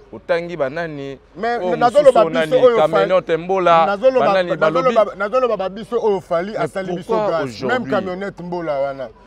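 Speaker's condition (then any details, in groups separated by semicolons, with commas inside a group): No condition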